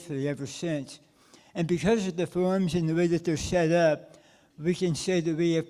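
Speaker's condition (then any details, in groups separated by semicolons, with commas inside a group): Stage 4 tongue cancer; stage 4 at diagnosis, about 18 years since diagnosis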